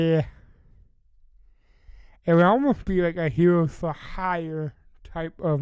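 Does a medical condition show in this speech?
Yes: cerebral palsy.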